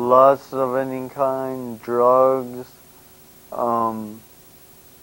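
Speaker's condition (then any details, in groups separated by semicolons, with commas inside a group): Brain injury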